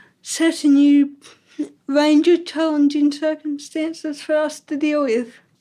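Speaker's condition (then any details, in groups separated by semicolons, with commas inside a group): Ataxic cerebral palsy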